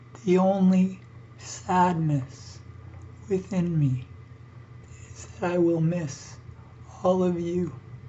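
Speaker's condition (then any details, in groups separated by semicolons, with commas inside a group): ALS; neurodegenerative, physical function lost; diagnosed a few years ago, loss of physical function, near end of life; struggles to breathe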